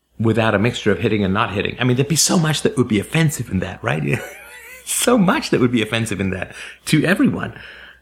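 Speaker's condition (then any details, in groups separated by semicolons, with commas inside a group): No condition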